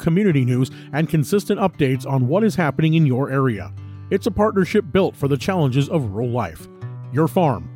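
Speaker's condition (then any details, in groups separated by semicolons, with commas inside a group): No condition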